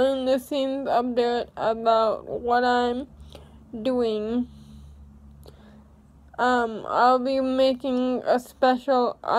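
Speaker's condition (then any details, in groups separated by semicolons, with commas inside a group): Cerebral palsy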